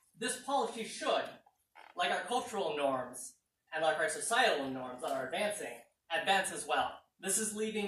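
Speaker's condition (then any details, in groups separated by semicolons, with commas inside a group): No condition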